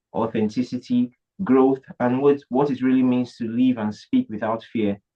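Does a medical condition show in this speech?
No.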